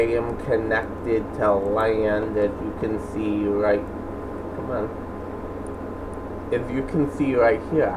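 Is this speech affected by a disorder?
Yes: cerebral palsy.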